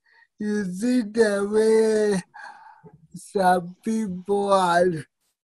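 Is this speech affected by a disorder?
Yes: cerebral palsy; fine motor skill challenges, typed assignments and projects up to degree via digital advisory and learning center.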